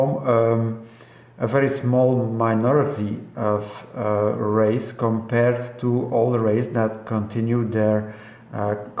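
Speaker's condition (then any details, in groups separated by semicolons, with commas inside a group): No condition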